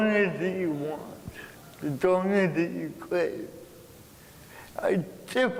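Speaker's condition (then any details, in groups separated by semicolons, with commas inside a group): Cerebral palsy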